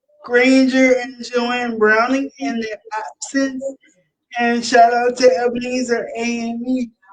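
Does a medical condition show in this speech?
Yes: cerebral palsy.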